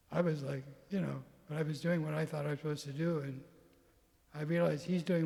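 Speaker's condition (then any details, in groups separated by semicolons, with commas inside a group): Parkinson's; tremor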